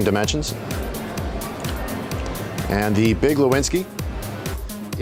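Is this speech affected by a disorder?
No.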